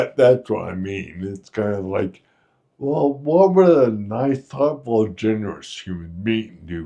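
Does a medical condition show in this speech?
Yes: Friedreich's ataxia.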